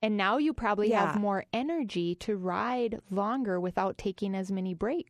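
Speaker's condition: No condition

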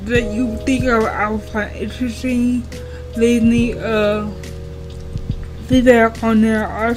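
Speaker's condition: Cerebral palsy; wheelchair user

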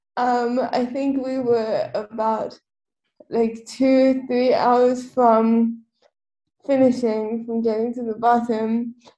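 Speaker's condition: Cerebral palsy; quadriplegic, wheelchair user

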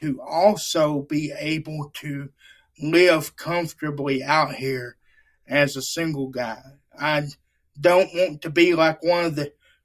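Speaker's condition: Cerebral palsy; wheelchair user

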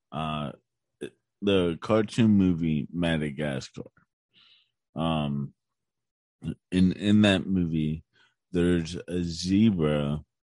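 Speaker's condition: Cerebral palsy; cognition unaffected

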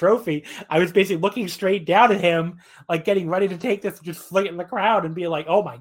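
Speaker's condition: No condition

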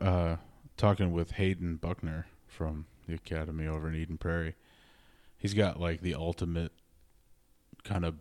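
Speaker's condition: No condition

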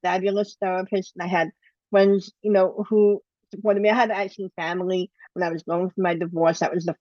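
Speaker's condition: Bilateral cleft lip and palate

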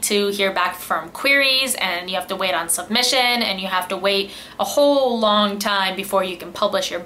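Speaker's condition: No condition

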